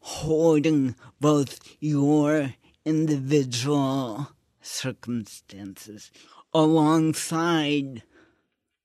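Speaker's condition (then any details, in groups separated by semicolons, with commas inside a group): Cerebral palsy; present from birth, brain cells died at birth, hand tremor, intense muscles, balance and coordination affected; over 50 years since birth; slurred speech, slurring tongue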